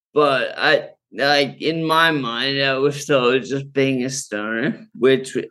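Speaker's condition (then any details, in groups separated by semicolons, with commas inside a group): Friedreich's ataxia; genetic neuromuscular condition, present from birth, normal childhood, slowly worsening, diagnosed in college; progressive, managed with cannabis for neuropathic pain, muscle relaxing, sleep; ataxia worse when not well-rested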